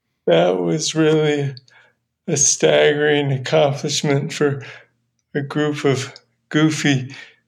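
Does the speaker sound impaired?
Yes: Parkinson's; young onset Parkinson's, first sign tremor, unable to hold microphone, unsteady on feet; diagnosed 20 years ago, forced exercise and cycling as therapy; voice audibly affected now, earlier slowed speech, trouble speaking English some days, voice problems limit storytelling.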